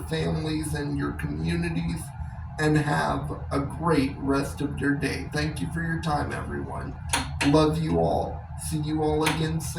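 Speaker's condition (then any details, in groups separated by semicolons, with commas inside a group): Cerebral palsy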